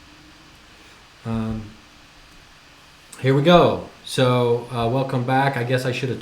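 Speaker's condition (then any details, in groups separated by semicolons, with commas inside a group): No condition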